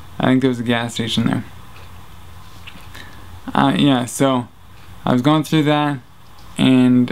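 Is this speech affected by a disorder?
Yes: traumatic brain injury.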